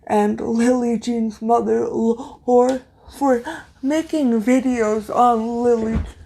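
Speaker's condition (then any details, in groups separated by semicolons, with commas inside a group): Cerebral palsy, severe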